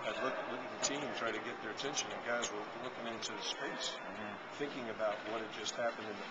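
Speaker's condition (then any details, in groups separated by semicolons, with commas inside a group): No condition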